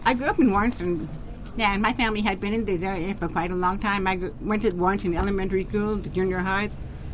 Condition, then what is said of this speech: Deafness. Maybe these parents thought that because my voice sounded different, I was intoxicated, but this is just the way I sound.